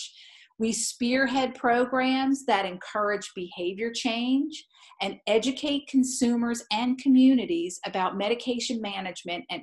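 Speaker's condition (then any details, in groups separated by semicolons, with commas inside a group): No condition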